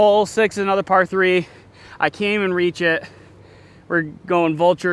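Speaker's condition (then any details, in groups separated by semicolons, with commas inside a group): No condition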